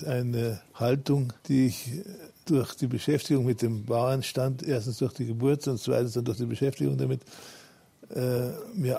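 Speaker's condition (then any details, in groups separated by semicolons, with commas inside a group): Parkinson's disease; not trembling during interview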